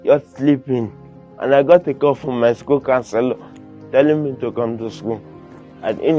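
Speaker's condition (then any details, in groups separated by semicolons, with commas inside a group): Cerebral palsy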